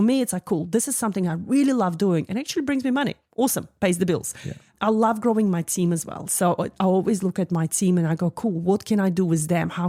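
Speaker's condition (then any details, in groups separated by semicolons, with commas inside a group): No condition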